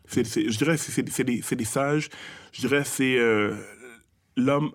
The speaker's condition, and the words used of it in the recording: Stuttering. Mais dans, le rap, je peux aligner des syllabes sans m'arrêter, sans m'enfarger.